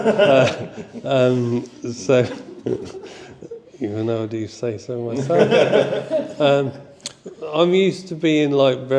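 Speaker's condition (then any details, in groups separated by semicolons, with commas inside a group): Motor neurone disease (ALS); progressing quickly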